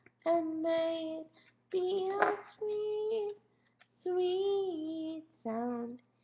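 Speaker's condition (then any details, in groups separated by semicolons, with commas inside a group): Cerebral palsy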